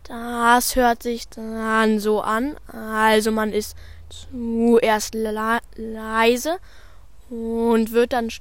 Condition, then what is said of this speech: Stuttering. Also man ist zuerst leise und wird dann Stück für Stück lauter.